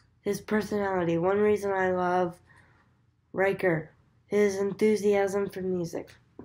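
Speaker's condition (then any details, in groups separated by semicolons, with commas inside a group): Cerebral palsy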